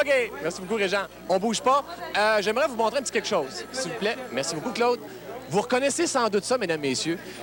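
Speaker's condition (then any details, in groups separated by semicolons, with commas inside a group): No condition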